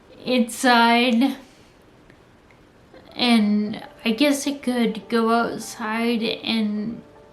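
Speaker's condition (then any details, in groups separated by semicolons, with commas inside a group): Friedreich's ataxia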